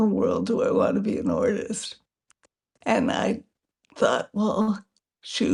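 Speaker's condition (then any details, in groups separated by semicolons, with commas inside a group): Multiple sclerosis; progressive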